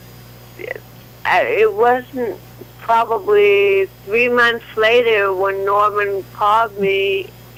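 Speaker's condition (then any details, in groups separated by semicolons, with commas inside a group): Cerebral palsy; from birth, leg spasticity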